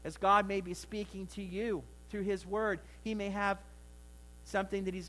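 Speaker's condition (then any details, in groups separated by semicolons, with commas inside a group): No condition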